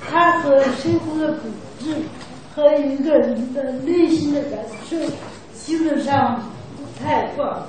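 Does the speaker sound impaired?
Yes: cerebral palsy; cerebral palsy from birth, oxygen deprivation during breech delivery, unable to do farm work.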